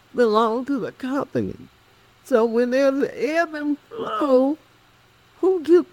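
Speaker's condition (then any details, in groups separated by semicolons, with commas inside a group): Cerebral palsy; speech affected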